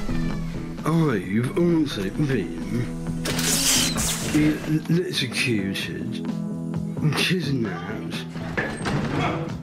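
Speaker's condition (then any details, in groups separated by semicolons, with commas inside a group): Down syndrome; age 38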